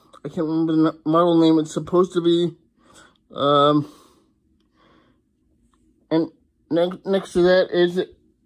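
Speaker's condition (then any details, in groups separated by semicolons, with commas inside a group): Cerebral palsy, spastic diplegia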